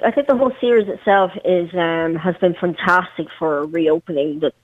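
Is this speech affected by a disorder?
Yes: cleft palate; all needed treatments received in Ireland, fully active.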